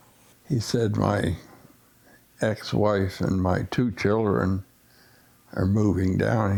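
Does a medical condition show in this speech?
Yes: essential tremor.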